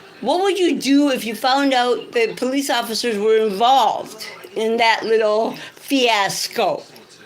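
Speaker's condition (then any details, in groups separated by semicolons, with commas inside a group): Cerebral palsy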